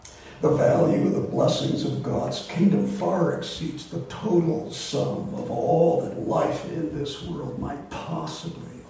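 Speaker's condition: Voice disorder; not contagious

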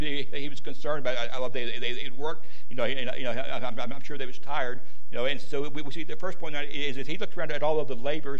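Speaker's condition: Stuttering; throat may get scratchy during talk, Halls lozenges at hand; repeated sounds, repeated words

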